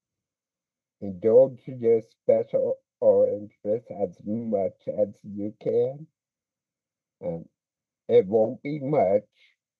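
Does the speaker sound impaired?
Yes: speech impediment; drama club and debate team experience.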